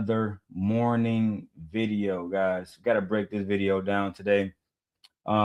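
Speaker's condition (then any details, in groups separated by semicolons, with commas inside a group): No condition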